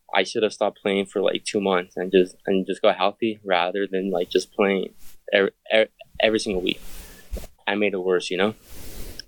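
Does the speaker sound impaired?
Yes: stuttering; onset at a young age, always a problem growing up; still stutters; here repeated sounds, blocks.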